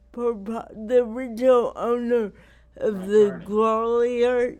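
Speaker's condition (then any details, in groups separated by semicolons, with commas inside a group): Cerebral palsy; lack of muscle control and spasticity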